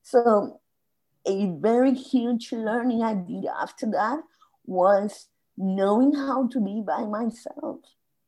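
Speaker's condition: Spasmodic dysphonia; diagnosed 6 months ago

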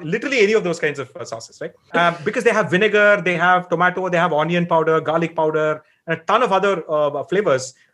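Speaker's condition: No condition

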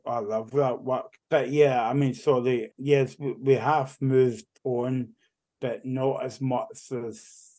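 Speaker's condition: Cerebral palsy; cerebral palsy affecting right side

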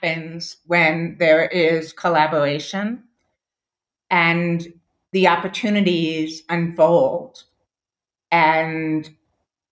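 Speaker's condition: Deafness; congenital moderate-severe hearing loss

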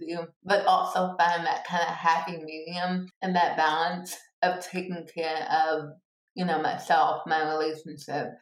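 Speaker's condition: Cerebral palsy; born two months premature

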